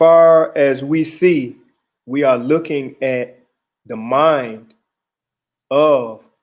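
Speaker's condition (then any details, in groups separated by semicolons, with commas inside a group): No condition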